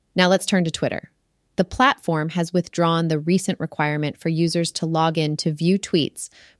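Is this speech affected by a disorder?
No.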